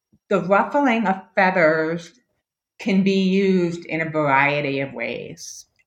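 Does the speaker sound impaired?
Yes: deafness; born with moderate to severe hearing loss, diagnosed as toddler, hearing aids, then esteem implant.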